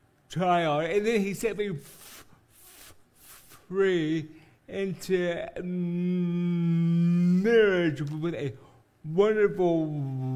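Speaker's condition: Cerebral palsy; congenital, uses wheelchair

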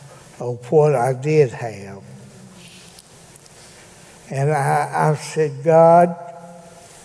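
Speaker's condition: Cerebral palsy; can no longer walk

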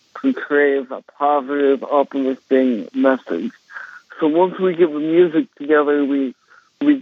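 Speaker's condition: Cerebral palsy; speech affected in childhood, countless speech therapy sessions, now speaks as heard today

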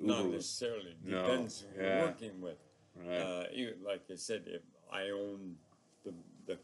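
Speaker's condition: ALS; progressively crippling neurological disorder

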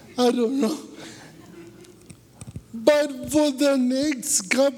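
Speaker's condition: Cerebral palsy; born about two weeks early

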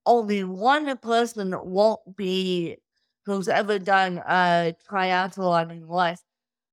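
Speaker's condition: Cerebral palsy; difficulty speaking

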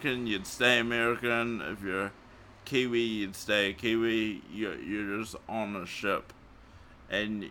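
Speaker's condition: Cerebral palsy; morphine not allowed after it

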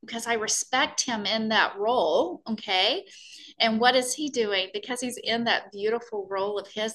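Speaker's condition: No condition

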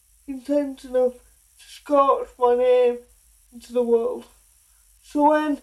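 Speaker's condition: Speech impediment; self-conscious about speech

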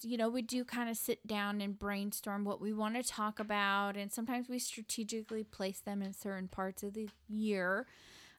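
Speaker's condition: No condition

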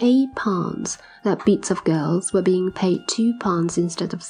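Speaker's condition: No condition

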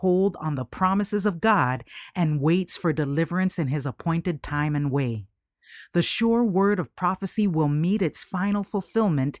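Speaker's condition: No condition

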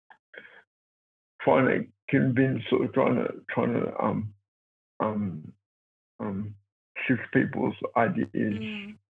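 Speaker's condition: Cerebral palsy; born two months premature

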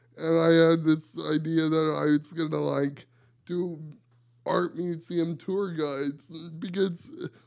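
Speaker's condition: Cerebral palsy; can barely type

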